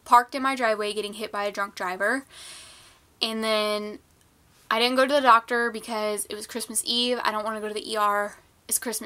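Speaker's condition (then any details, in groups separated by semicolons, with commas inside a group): No condition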